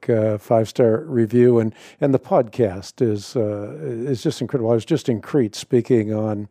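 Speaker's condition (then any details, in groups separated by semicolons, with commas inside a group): No condition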